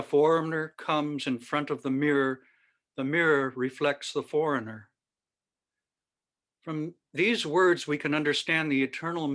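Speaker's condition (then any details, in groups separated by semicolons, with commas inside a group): No condition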